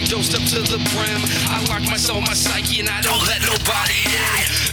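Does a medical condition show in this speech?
No.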